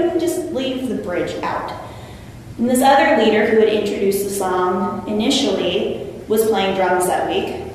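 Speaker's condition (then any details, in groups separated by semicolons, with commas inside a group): No condition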